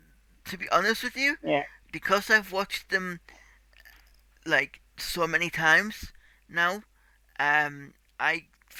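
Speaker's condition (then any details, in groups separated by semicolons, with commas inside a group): Cerebral palsy; tight muscles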